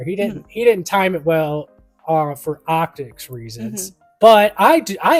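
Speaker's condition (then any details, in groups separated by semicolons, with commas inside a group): No condition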